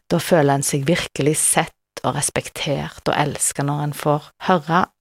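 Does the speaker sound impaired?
No.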